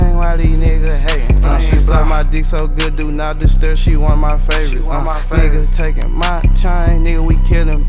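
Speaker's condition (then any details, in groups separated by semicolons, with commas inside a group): No condition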